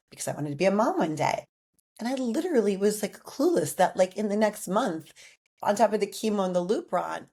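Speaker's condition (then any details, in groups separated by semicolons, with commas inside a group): No condition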